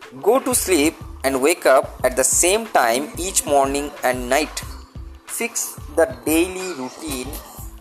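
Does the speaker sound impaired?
No.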